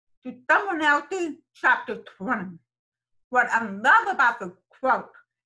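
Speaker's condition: Deafness, sensorineural hearing loss; congenital profound sensorineural, damaged nerves, found 9 months, behind-ear aid at 10, adult cochlear implant; hears nothing without it, depends on lip reading, phone only with captions; raised oral, about 10 years speech therapy, mainstreamed in public school

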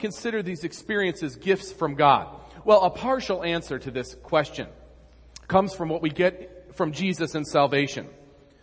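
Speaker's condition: No condition

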